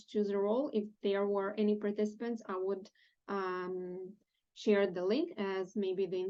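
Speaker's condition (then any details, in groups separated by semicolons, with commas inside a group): No condition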